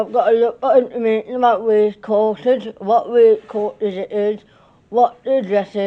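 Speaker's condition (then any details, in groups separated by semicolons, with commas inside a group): Cerebral palsy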